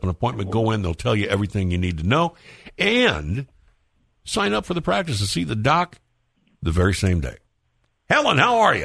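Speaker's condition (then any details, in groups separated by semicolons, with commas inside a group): No condition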